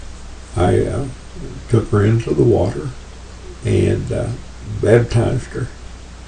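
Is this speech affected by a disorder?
Yes: Parkinson's; tremors as early symptom.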